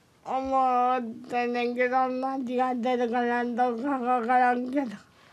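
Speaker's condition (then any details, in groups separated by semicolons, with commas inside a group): Cerebral palsy; severe, wheelchair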